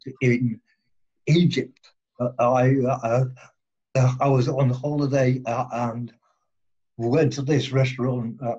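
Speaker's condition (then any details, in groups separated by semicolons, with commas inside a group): Cerebral palsy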